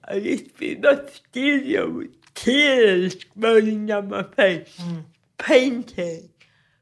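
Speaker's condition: Cerebral palsy; must move carefully

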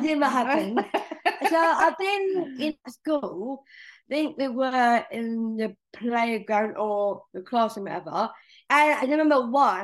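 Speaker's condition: Down syndrome; age 21

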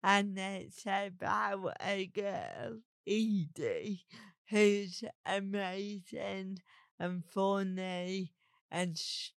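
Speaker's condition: Cerebral palsy; talks differently

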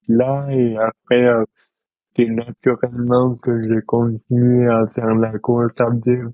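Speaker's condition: Dystonia; present since birth

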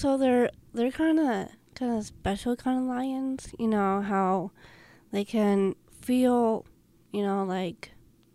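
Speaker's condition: Down syndrome; known since infancy

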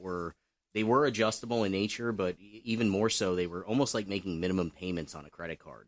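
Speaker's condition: No condition

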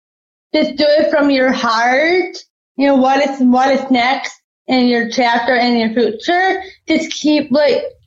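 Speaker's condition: Down syndrome; congenital, born premature, cord wrapped around neck, possible oxygen loss at birth; predicted at birth never to walk or talk

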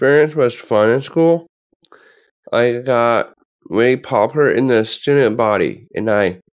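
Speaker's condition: Down syndrome; from birth

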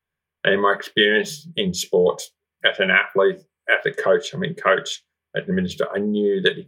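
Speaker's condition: Profound deafness, congenital, severe profound hearing loss; right ear better

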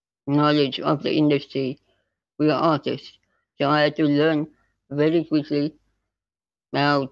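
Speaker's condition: Spinal muscular atrophy type 2; neuromuscular

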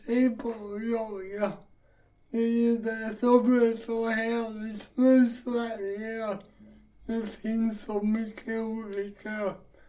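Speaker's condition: Cerebral palsy; walking difficulty, walking improved with gym training

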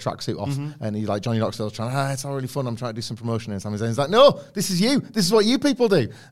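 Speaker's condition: No condition

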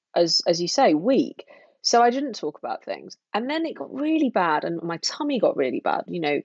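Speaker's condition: No condition

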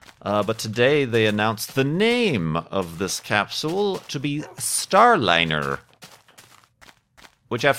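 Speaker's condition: No condition

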